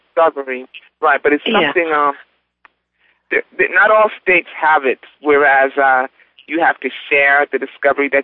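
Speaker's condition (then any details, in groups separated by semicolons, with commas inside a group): No condition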